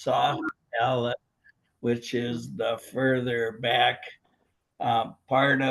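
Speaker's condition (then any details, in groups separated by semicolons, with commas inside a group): Primary lateral sclerosis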